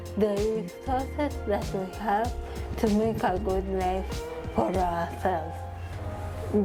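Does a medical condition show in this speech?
Yes: cerebral palsy; from birth.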